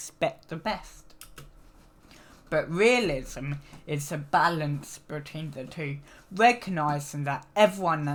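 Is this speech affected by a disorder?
Yes: cerebral palsy; needs frequent rest.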